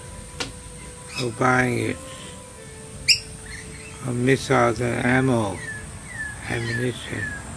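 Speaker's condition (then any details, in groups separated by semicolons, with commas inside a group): Slurred speech from poisoning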